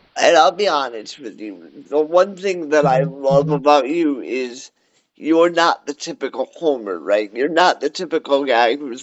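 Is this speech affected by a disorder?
Yes: cerebral palsy; cerebral palsy, wheelchair.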